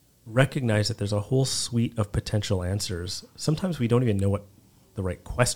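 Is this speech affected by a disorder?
No.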